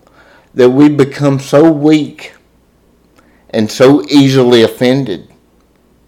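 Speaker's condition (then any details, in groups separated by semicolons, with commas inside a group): Cerebral palsy, spastic diplegia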